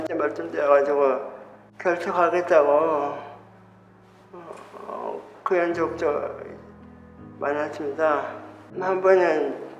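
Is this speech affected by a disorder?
Yes: brain lesion disability.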